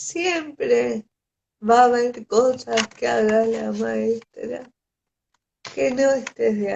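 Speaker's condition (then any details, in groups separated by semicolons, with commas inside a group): Cerebral palsy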